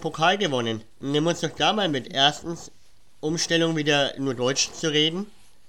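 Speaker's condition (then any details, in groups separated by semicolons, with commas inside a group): Cleft palate; cleft palate present since childhood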